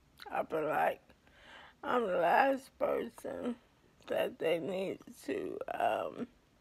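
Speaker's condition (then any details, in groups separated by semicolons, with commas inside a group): ALS; affects hands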